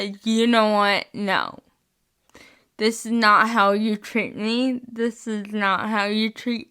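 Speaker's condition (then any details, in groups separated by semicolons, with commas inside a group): Spastic cerebral palsy, mixed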